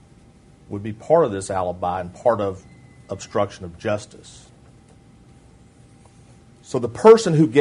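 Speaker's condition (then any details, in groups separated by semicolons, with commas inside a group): No condition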